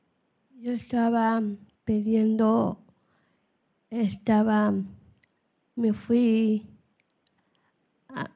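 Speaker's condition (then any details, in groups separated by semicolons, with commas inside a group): Down syndrome; English interpretation given after her lines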